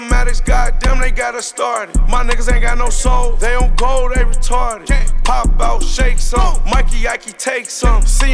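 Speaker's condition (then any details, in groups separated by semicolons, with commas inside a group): No condition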